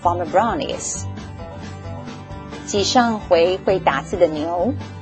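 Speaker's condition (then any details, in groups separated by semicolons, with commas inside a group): No condition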